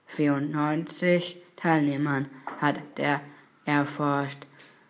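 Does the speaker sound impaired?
Yes: Down syndrome; trisomy 21.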